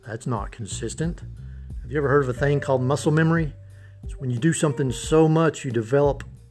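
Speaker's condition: No condition

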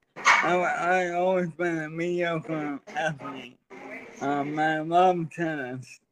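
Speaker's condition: ALS; young onset, first symptoms around 18 or 19, weakness in hands and legs, diagnosed at 21 via neurologist and local ALS clinic; over 11 years since diagnosis, slow progression

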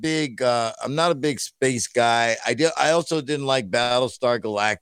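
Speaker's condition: No condition

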